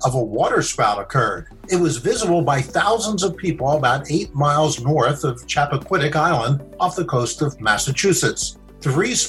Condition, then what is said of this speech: No condition.